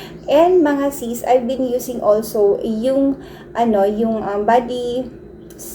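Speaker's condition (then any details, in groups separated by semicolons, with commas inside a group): No condition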